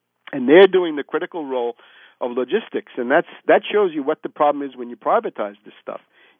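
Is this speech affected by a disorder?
No.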